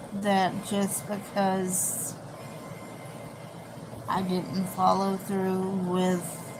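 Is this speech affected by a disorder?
Yes: cerebral palsy; head often turned sideways.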